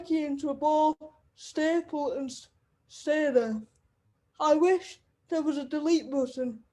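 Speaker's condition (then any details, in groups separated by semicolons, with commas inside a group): Cerebral palsy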